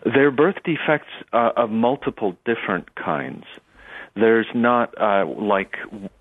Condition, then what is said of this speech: No condition.